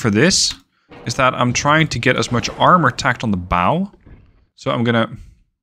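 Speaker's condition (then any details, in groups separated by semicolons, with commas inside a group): No condition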